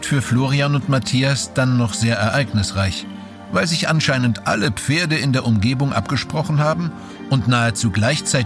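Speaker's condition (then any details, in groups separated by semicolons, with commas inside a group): No condition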